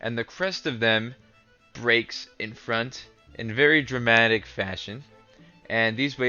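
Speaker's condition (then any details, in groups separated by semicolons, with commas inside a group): No condition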